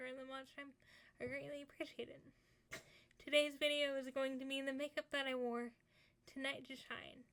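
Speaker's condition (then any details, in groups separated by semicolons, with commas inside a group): Cerebral palsy, spastic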